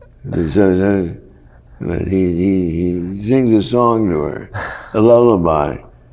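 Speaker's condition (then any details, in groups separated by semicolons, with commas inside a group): Parkinson's; worsening, often debilitating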